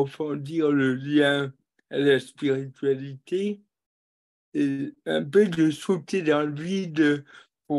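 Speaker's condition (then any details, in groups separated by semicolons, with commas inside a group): Cerebral palsy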